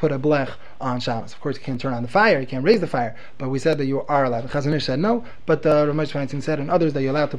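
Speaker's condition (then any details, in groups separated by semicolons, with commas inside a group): No condition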